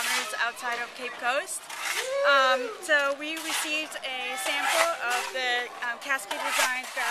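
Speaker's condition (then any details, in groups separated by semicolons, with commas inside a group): No condition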